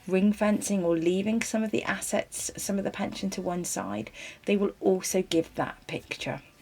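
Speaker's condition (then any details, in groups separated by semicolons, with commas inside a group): No condition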